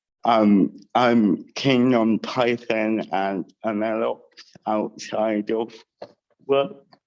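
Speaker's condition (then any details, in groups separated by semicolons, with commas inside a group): Cerebral palsy with dysarthria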